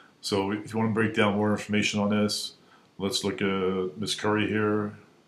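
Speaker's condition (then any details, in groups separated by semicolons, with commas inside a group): No condition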